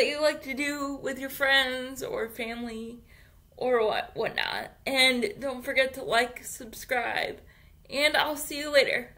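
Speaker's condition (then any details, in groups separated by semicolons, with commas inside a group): Cerebral palsy; infant ventilator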